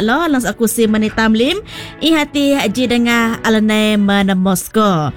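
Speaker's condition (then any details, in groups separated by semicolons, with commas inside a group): No condition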